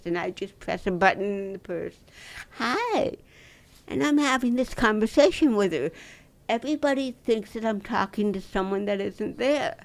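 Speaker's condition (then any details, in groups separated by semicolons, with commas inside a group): Dystonia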